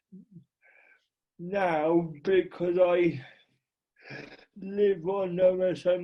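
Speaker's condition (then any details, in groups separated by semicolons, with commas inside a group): Cerebral palsy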